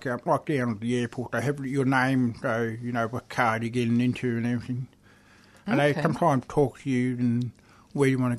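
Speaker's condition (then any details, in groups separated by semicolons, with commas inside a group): Deafness; asks others to speak slowly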